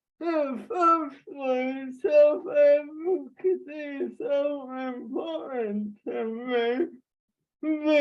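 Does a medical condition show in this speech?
Yes: traumatic brain injury.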